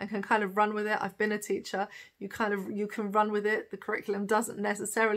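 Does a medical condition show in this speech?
No.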